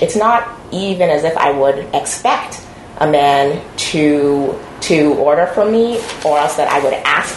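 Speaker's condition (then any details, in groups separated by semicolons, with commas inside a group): No condition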